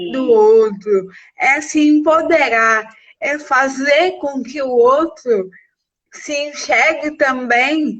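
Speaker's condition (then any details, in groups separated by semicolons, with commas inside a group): Cerebral palsy; from birth, premature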